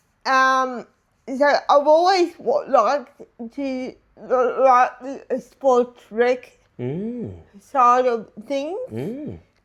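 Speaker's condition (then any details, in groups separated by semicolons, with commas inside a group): Disability affecting speech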